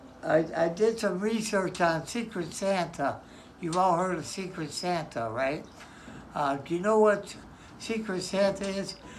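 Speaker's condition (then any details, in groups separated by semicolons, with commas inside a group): Parkinson's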